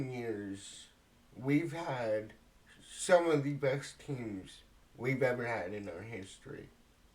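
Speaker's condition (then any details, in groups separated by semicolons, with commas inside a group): Cerebral palsy; speech affected by cerebral palsy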